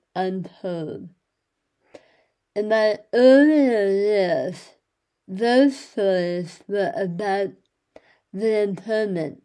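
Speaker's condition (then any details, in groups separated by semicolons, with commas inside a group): Speech loss after cancer treatment; speech loss after cancer surgery; speech improving, still struggles; mute for months after surgery, speech therapy helped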